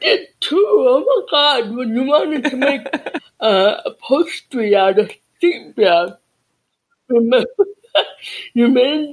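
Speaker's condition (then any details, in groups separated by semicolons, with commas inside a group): Deafness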